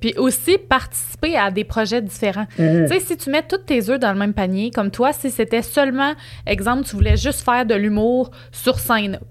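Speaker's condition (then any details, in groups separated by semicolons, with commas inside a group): No condition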